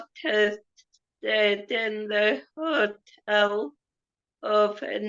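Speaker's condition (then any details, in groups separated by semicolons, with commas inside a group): Cerebral palsy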